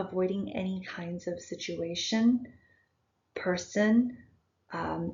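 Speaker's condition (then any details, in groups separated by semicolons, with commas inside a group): No condition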